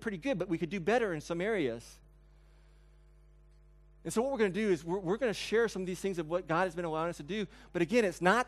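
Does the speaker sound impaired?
No.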